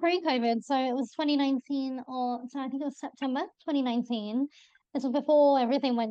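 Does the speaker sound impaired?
Yes: bilateral cleft lip and palate; congenital, around 23 operations, bone graft, jaw realignment at 18-19, Great Ormond Street, 6 grommet operations; possibly needs more pitch or volume to be heard, voice called weird in childhood.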